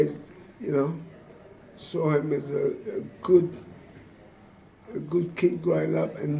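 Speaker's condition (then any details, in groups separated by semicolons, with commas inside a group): Motor neurone disease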